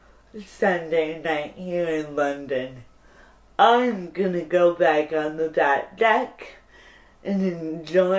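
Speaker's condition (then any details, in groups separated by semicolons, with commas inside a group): Cerebral palsy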